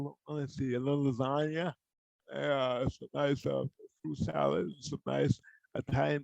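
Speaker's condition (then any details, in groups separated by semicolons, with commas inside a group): Cerebral palsy; from birth, poor hand use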